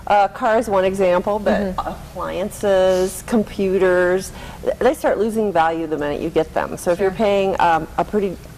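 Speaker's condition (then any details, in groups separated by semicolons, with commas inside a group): No condition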